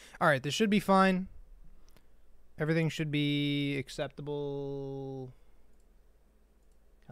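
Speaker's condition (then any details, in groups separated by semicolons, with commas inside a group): No condition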